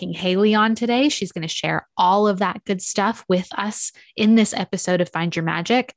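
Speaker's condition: No condition

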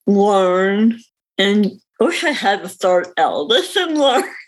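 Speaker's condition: Cerebral palsy; visible cerebral palsy

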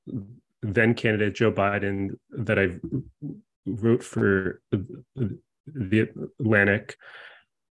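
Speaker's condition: Stutter; blocking moments, daily speaking situations very difficult, anticipates stuttering in everyday moments; prolonged sounds, blocks

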